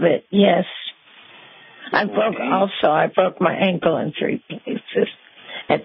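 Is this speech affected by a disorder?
Yes: stroke; right side of face numb; in good shape; voice a little off.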